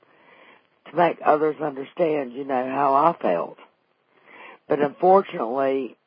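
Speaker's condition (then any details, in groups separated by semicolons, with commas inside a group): Vocal cord paralysis after stroke, unilateral vocal fold paralysis; more than 6 years after stroke, types with one hand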